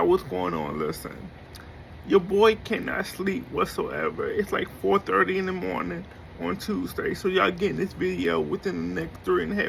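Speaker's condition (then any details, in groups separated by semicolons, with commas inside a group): Cerebral palsy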